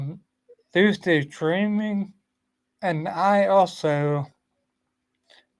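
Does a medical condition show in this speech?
Yes: ataxia; speech and swallowing affected.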